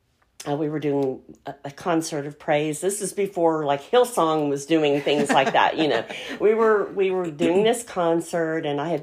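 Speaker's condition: Cleft palate; congenital

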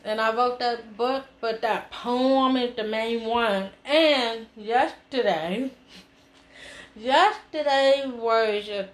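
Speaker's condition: Hearing loss; signs less fluently

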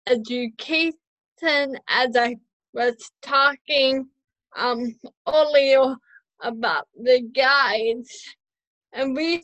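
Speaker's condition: Cerebral palsy; mild spastic quadriplegic, since birth

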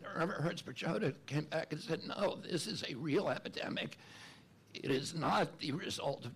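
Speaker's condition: Spasmodic dysphonia; sudden onset at age 42, titanium bridge placed between vocal cords by surgery in Japan; voice still impaired but much improved after Japanese surgery; rough shaky voice mistaken for crying, before surgery tight vocal cords blocked air, voice often failed completely

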